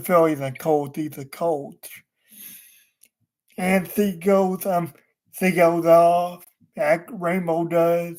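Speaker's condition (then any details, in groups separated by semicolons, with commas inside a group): Cerebral palsy; wheelchair user, unable to walk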